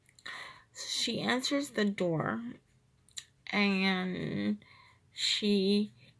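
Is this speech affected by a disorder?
Yes: cerebral palsy, triplegia.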